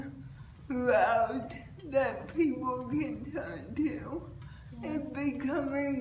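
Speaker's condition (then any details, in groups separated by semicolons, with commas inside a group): Cerebral palsy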